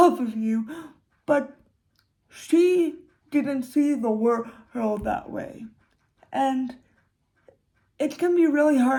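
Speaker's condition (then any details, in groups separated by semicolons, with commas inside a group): Cerebral palsy, severe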